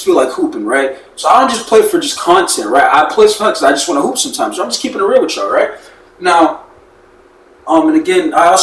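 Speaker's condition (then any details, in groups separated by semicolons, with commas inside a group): No condition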